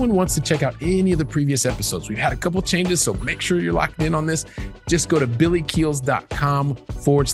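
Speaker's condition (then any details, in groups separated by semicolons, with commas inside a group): No condition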